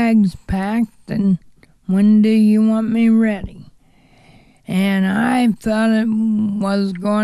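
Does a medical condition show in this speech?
Yes: cerebral palsy.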